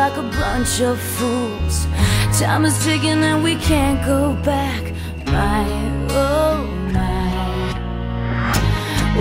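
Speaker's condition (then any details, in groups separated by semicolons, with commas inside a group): No condition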